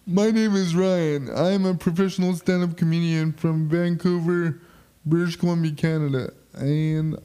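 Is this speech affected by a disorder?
Yes: quad spastic cerebral palsy, spastic quadriplegic; chronic pain, ongoing spasticity, spastic laughter.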